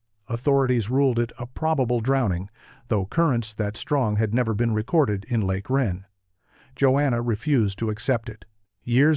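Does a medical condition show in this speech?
No.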